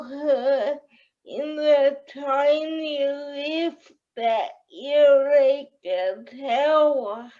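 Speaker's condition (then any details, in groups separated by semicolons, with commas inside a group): Cerebral palsy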